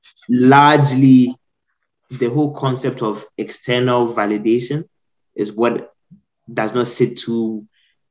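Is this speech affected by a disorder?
Yes: stammer; stammer since childhood, really bad growing up, one year of speech therapy as adult; still stammers, manages it after speech therapy, accepts it, discloses it openly; severe growing up, now often undetected by listeners; here prolonged sounds.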